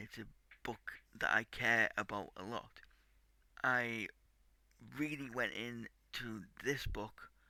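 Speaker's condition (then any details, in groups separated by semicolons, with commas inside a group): Cerebral palsy; tight muscles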